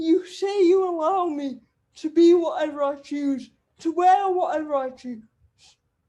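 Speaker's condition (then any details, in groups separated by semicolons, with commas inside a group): Cerebral palsy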